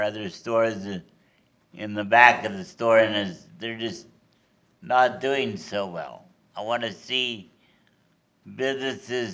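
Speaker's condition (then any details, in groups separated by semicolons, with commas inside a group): Cerebral palsy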